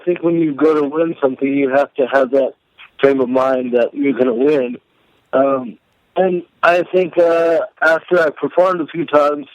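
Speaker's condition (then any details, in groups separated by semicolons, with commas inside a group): Cerebral palsy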